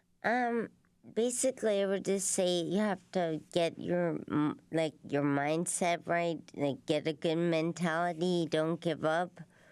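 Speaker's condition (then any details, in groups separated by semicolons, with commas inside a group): Traumatic brain injury; car accident, affects voice and movement; 3.5 years since injury, cane, occupational and physical therapy; voice changed, much improved, formerly speech therapy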